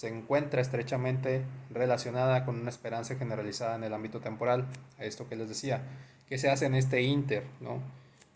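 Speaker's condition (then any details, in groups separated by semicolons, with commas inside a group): No condition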